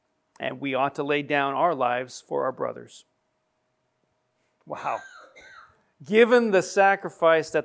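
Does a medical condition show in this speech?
No.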